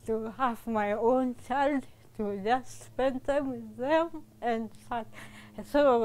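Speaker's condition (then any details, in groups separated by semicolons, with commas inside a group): Cerebral palsy; from birth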